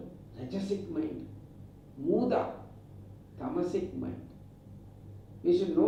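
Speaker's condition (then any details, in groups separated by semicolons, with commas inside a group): No condition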